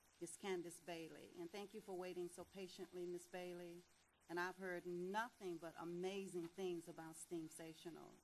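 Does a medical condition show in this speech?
No.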